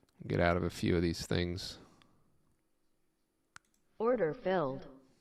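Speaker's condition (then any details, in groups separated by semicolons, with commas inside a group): No condition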